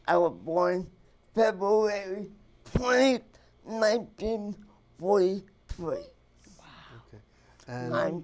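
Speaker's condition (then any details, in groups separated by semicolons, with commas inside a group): Cerebral palsy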